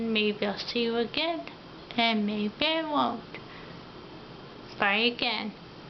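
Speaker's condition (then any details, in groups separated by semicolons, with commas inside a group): Ataxia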